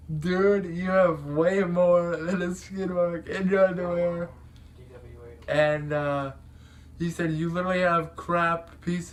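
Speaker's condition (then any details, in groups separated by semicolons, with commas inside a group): Cerebral palsy; able to speak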